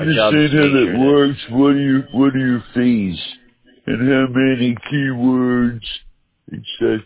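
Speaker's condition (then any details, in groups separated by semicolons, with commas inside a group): Trouble speaking, mild; a little trouble speaking, asks listener to bear with him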